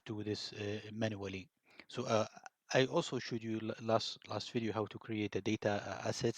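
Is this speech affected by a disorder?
No.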